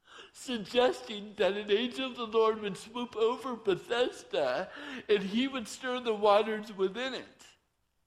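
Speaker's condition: Torsion dystonia; voice cannot be controlled

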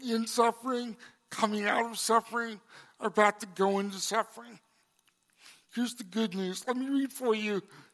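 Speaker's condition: Cerebral palsy; congenital, brain damage affecting balance and coordination

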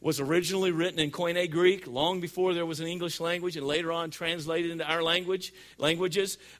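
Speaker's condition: No condition

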